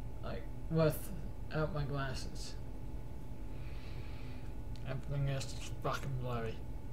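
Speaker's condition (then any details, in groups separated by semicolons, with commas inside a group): Cerebral palsy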